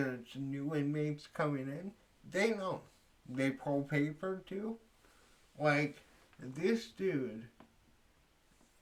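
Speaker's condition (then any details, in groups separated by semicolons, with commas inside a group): Cerebral palsy; speech affected by cerebral palsy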